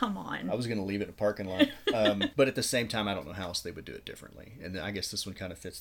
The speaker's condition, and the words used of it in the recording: None; typical speech.